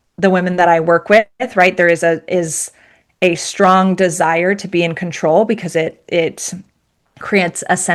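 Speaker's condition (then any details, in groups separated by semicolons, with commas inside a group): No condition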